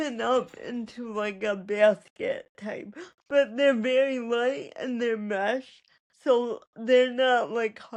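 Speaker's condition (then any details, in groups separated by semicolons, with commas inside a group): Cerebral palsy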